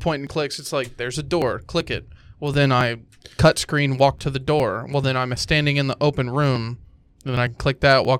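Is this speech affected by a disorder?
No.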